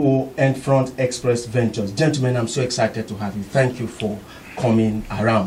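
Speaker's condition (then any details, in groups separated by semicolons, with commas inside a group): No condition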